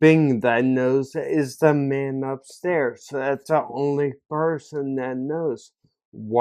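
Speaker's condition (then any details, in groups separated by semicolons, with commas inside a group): Ataxia; caused by stroke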